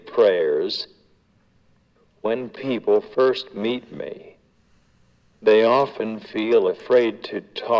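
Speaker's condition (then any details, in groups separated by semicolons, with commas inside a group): Cerebral palsy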